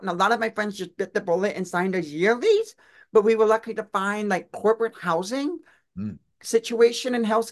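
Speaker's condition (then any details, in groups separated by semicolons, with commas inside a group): Deaf; sign language user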